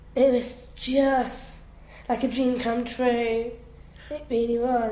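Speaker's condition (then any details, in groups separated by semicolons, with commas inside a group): Down syndrome; down syndrome since birth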